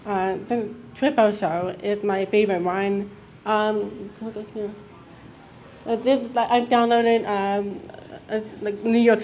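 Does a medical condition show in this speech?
Yes: deafness; hearing loss; mix of speech and sign growing up, signs with family.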